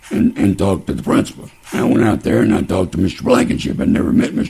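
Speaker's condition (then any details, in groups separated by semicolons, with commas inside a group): Laryngeal cancer; all intake through feeding tube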